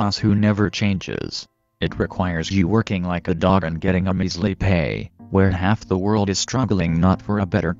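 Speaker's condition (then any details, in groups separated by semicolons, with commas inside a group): No condition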